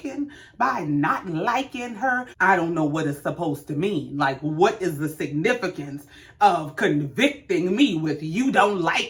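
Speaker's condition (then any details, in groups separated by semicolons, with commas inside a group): No condition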